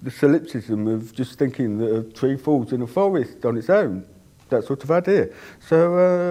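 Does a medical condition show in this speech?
Yes: deafness; cannot hear own voice.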